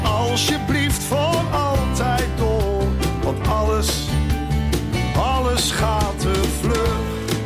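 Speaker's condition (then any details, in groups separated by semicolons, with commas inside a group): No condition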